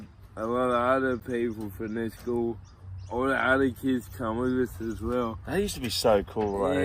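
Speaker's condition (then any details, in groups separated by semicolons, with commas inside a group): Cerebral palsy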